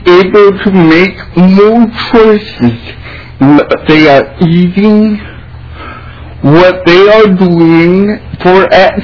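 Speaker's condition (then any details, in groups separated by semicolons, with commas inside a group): Cerebral palsy; drives own car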